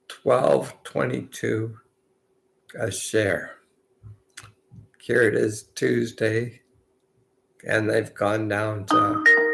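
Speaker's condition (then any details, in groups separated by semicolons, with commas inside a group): Multiple sclerosis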